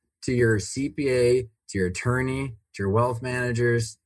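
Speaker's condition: No condition

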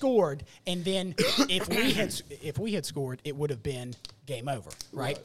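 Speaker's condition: No condition

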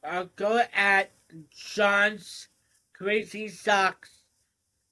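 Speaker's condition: Down syndrome; intestinal bypass surgery on day three

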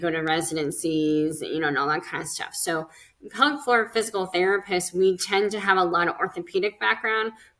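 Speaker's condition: Cleft lip and palate; speech therapy

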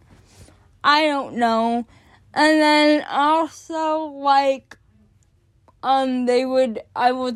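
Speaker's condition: Cerebral palsy; born addicted

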